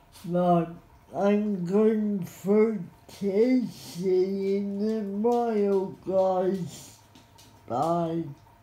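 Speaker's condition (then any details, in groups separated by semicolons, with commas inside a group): Cerebral palsy; spastic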